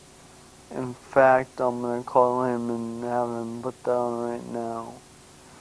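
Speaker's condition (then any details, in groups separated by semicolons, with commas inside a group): Brain injury; caused by car accident; repeats a lot, walks poorly; slurred speech, partly unintelligible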